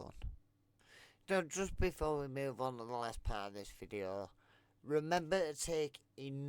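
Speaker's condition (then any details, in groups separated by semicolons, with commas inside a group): Multiple sclerosis; affects legs; legs weak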